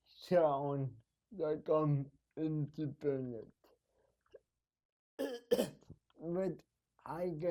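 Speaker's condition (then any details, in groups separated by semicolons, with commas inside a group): Cerebral palsy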